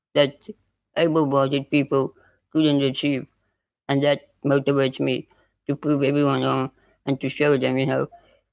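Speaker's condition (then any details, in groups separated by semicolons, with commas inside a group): Spinal muscular atrophy type 2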